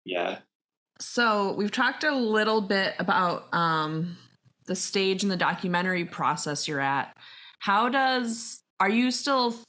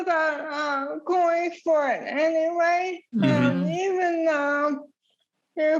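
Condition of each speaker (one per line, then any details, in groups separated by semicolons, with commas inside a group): No condition
ALS; about 8 years since diagnosis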